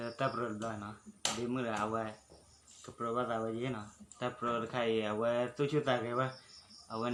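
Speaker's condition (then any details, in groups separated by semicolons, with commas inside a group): No condition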